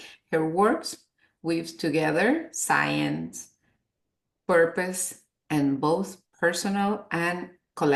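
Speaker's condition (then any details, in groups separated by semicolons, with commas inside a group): No condition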